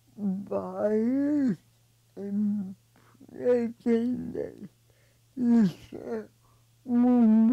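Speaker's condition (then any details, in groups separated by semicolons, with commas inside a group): Cerebral palsy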